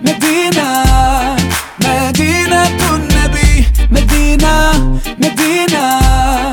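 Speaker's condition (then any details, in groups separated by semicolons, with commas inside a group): No condition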